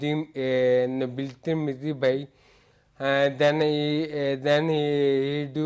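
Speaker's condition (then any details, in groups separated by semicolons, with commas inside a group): Ataxia; walks with cane, speech therapy; speech difficulty, hard to understand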